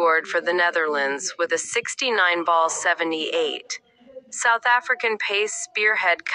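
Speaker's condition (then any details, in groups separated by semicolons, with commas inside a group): No condition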